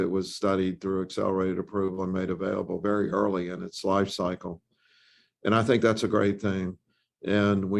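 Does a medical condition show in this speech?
No.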